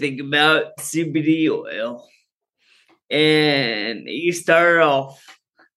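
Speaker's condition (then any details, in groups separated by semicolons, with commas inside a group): Friedreich's ataxia; genetic neuromuscular condition from birth, normal childhood, slowly worsening, diagnosed sophomore year of college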